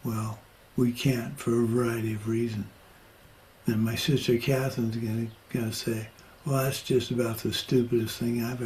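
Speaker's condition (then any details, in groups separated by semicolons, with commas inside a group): Parkinson's; progressing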